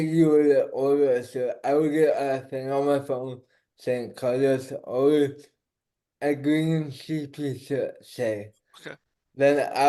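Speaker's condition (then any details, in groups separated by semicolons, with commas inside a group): Cerebral palsy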